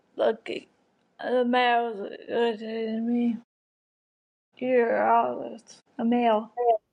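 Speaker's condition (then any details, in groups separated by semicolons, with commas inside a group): Multiple system atrophy; movement difficulty, no longer in speech therapy; speech first symptom, worsening, considering speech-generating device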